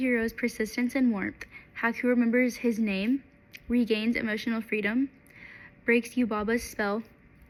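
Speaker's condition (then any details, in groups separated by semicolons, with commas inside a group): No condition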